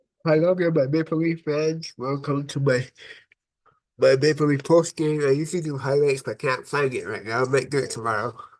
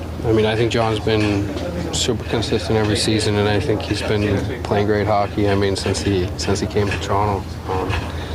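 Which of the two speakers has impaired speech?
The first: cerebral palsy; from birth, affects brain and body muscles.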